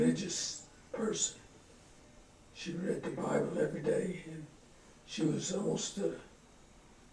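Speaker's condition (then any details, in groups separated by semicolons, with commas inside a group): Parkinson's; slowing down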